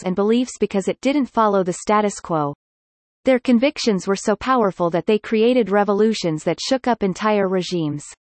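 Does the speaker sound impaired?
No.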